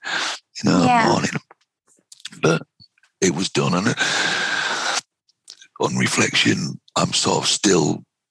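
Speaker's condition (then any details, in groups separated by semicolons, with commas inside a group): Vocal cord cancer, head and neck cancer, right vocal cord; right vocal cord carcinoma, stage three, 50 mm tumour, onset about 51, debulked not excised, chemoradiotherapy; normal voice kept, earlier voice croaky, weak, vanishing, breathing restricted, night choking, difficult intubation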